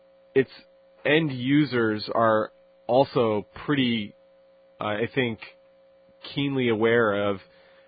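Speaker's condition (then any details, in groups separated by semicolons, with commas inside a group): No condition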